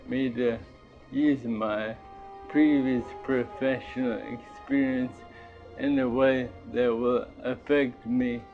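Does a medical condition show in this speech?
Yes: ALS; affects hands and throat muscles; limited hand use about one year in.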